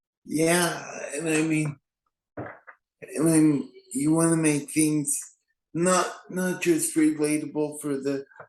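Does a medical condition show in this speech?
Yes: cerebral palsy.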